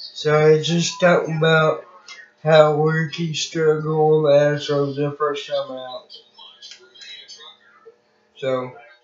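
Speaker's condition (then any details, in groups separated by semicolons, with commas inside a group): Cerebral palsy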